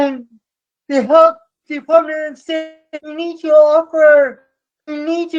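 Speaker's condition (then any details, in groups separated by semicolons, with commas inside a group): Cerebral palsy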